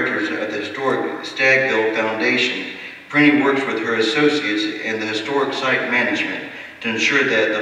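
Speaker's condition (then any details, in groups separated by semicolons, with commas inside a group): No condition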